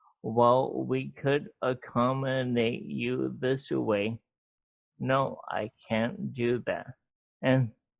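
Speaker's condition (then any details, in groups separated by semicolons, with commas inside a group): MND; ALS; slower speech, speech impediment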